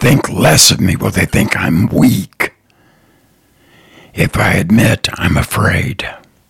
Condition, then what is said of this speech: Throat cancer. As you can tell, I speak a little different.